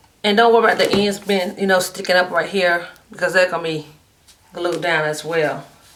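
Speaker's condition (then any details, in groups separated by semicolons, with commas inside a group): No condition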